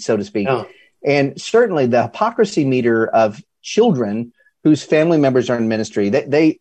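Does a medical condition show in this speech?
No.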